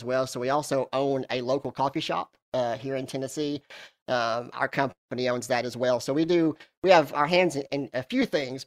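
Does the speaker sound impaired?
Yes: cleft lip and palate.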